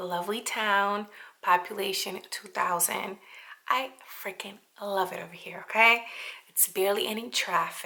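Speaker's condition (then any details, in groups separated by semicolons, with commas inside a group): No condition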